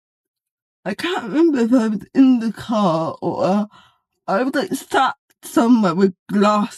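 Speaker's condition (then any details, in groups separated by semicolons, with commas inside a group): Cerebral palsy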